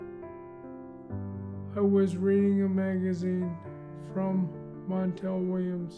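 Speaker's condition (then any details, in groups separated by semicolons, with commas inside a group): Primary lateral sclerosis; voice changed, in speech therapy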